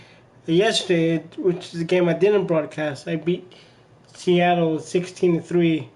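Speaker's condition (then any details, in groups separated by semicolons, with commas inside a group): Cerebral palsy; from birth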